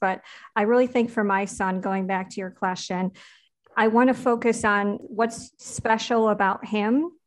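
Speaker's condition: Cleft palate; hearing retained, predicted deafness by around age two did not occur

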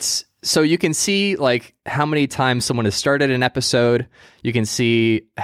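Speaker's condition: No condition

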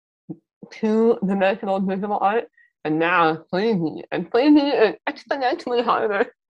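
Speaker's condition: Muscular dystrophy; spontaneous mutation, not inherited, present from birth, power wheelchair user, hard of hearing, needs captions; mild speech impairment

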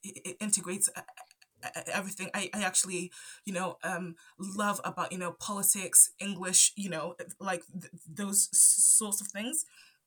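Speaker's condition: Stutter; onset around age 5 after move from Zambia to UK, none before per parents, cause unknown; stutters here and there, stutter affects talking, often stays quiet to avoid stuttering; repeated sounds, prolonged sounds

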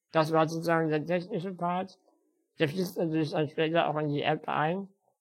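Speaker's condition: Spinal muscular atrophy; physical disability

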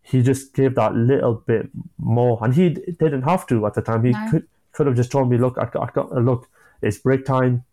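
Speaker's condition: Stammering; stammer since childhood, early NHS speech and language therapy in group with others who stammer, told could never speak fluently; not a fluent speaker, openly admits stammer; repeated sounds, repeated words

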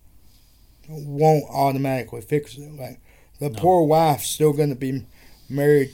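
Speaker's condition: Cerebral palsy; wheelchair user

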